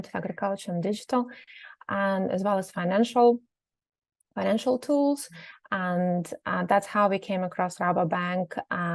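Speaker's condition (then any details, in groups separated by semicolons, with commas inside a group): No condition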